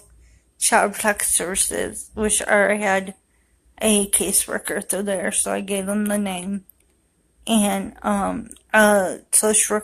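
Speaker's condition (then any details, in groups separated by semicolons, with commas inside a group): Cerebral palsy; affects walking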